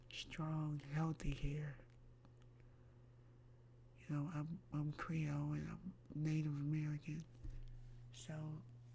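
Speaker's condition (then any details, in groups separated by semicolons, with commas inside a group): Myasthenia gravis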